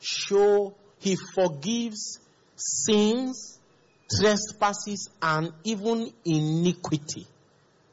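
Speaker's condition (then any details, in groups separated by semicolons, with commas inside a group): No condition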